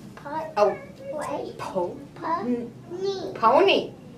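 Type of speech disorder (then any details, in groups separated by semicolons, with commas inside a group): Childhood apraxia of speech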